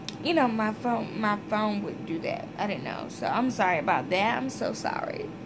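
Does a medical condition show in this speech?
No.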